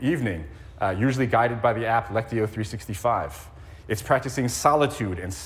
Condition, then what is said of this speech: None; typical speech.